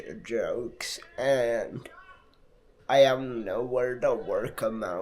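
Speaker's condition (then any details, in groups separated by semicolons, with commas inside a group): Multiple sclerosis; affects hands and left arm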